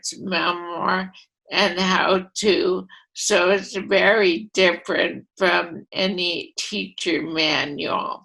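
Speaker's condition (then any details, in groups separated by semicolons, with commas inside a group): Primary lateral sclerosis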